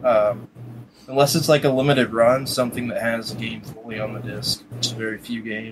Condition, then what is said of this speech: None; typical speech.